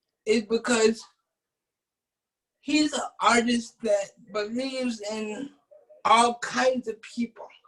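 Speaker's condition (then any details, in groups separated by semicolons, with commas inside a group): Cerebral palsy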